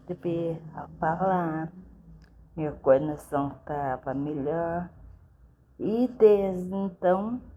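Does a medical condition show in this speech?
Yes: cerebellar ataxia.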